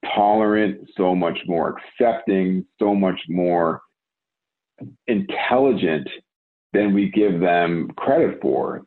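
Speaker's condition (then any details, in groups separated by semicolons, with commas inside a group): Stuttering; childhood onset around ages six to nine, still present in adulthood; mostly controlled, returns when nervous, eased by heavy preparation; severe childhood blocks, repetitive machine gun stuttering, resurfaces when nervous; prolonged sounds, blocks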